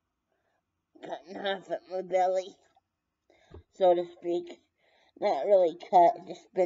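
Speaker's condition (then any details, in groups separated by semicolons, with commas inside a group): Brain injury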